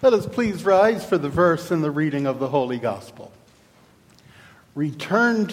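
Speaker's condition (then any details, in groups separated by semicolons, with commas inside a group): No condition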